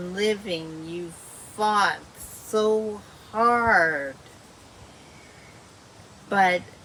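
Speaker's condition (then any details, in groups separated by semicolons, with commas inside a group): Dysarthria; speech worsening, still communicates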